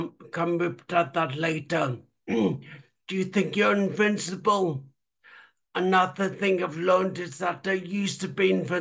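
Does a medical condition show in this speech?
Yes: traumatic brain injury.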